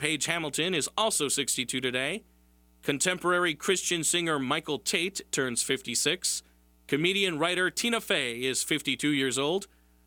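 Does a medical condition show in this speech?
No.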